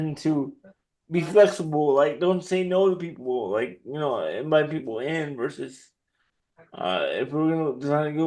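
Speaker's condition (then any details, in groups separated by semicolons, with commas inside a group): Cerebral palsy; dexterity issue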